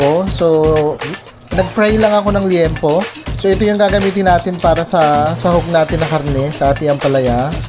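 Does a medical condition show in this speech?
No.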